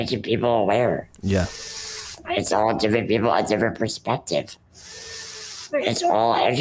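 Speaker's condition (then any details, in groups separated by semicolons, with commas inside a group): Rare muscular dystrophy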